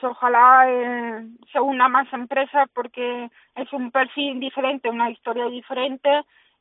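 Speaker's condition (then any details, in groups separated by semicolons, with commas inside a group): Hearing loss with cochlear implants; bilateral cochlear implants, needed daily including racing; early unadapted karting helmet meant hearing nothing; wears cochlear implants, needed daily and for racing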